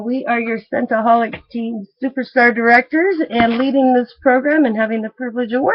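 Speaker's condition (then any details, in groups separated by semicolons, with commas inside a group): No condition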